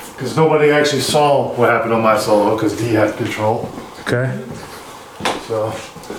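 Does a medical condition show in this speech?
No.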